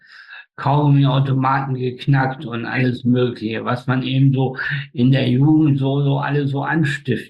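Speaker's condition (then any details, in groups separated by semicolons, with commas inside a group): Spastic tetraparesis, spastic quadriplegia; facial paralysis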